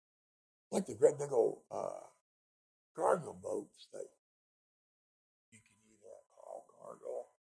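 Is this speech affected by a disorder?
Yes: speech impediment.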